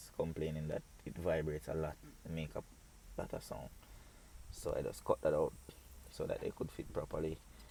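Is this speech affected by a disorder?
No.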